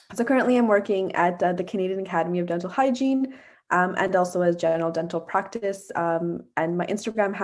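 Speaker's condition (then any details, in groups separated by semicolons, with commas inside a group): No condition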